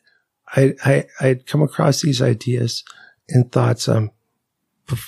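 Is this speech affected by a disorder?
Yes: ALS; weakness and fasciculations at onset.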